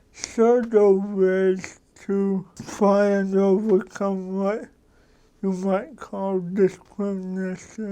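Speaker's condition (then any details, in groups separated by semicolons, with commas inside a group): Cerebral palsy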